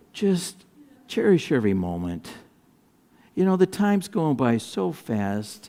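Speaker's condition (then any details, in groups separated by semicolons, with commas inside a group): No condition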